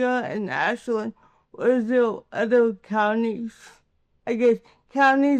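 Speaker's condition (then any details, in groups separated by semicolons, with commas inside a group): Cerebral palsy; with developmental disabilities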